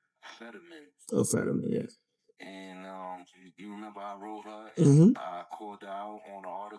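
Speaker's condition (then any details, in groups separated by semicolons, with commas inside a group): No condition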